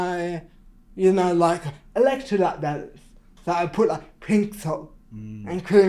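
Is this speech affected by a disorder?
Yes: cerebral palsy; from birth, affects fine motor, coordination, balance, spasms, cramps; speech delayed as teenager, later improved.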